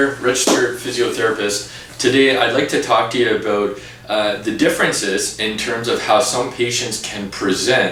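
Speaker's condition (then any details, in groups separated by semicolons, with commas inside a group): No condition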